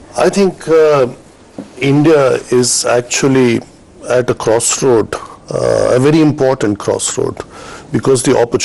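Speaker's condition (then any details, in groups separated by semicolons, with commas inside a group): No condition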